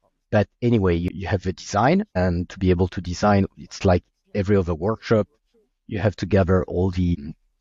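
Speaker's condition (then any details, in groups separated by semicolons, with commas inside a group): No condition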